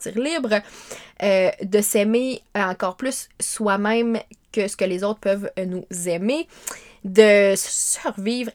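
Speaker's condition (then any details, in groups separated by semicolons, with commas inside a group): Stuttering; meditation practice for some years; repeated sounds, prolonged sounds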